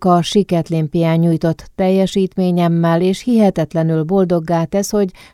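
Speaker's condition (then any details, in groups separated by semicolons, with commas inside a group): No condition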